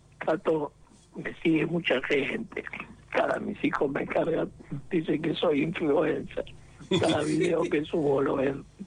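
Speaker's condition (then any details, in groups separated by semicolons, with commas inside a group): Laryngectomy, esophageal speech; total laryngectomy for cancer of larynx and vocal cords, four complicated operations, totally mute after surgery; esophageal voice, very hard to relearn, sounds fairly clear, no assistive device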